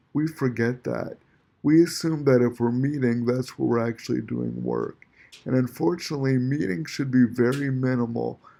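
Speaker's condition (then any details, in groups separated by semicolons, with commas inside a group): Cerebral palsy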